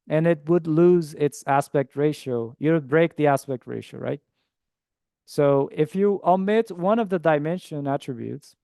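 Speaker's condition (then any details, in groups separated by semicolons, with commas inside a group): No condition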